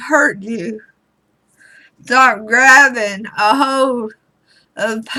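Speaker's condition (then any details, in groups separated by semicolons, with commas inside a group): Throat cancer radiation damage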